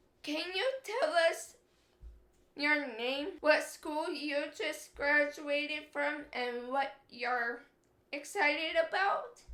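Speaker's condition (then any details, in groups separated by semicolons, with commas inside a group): Cerebral palsy; hard to talk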